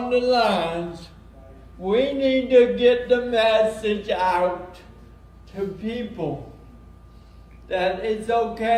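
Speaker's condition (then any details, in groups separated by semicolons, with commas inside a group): Cerebral palsy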